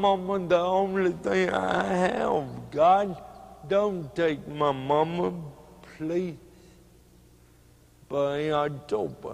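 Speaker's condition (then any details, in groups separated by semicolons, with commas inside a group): Cerebral palsy; speech hard to understand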